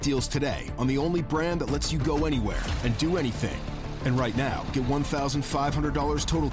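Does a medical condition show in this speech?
No.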